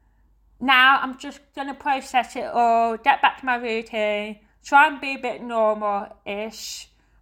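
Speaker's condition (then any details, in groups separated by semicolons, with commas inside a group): Deafness; hears song beat and singing but not words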